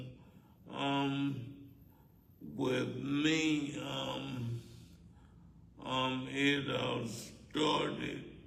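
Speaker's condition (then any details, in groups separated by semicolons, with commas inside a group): ALS; bulbar onset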